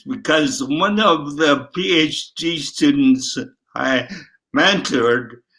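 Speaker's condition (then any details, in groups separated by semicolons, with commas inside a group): Traumatic brain injury, ataxic; tongue affected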